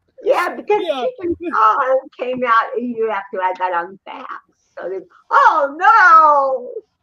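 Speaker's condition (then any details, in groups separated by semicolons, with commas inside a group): Cerebral palsy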